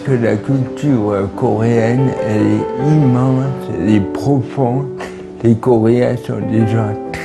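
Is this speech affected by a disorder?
Yes: cerebral palsy; from birth, cause umbilical cord wrapped around body at birth, care facility age three for 17 years, first walked at age nine.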